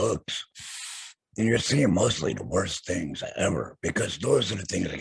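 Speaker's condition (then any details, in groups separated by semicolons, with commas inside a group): Laryngectomy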